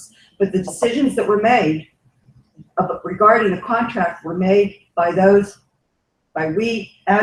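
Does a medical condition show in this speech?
No.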